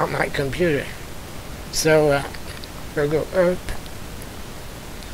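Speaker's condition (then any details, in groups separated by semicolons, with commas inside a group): Spinal muscular atrophy type two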